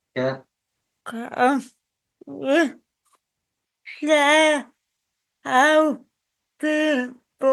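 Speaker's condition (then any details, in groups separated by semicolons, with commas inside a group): Cerebral palsy; from birth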